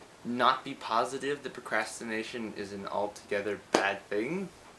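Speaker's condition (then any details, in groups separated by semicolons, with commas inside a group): No condition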